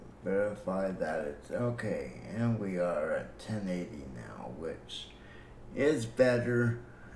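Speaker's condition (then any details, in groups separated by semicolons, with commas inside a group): Cerebral palsy; breathing fine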